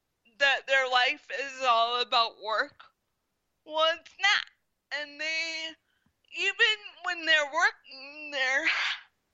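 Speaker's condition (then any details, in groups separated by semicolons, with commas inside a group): Spastic quadriplegic cerebral palsy; believed caused by stroke shortly after birth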